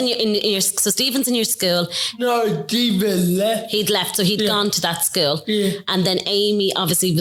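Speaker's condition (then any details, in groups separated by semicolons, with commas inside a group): No condition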